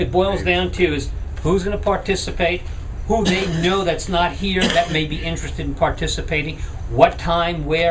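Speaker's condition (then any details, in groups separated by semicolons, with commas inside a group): No condition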